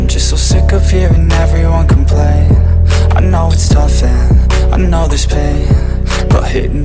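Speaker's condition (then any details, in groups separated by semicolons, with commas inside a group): No condition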